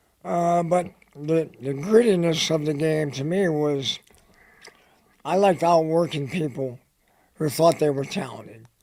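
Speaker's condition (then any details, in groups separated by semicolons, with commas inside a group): Head and neck cancer; dry throat, dry mouth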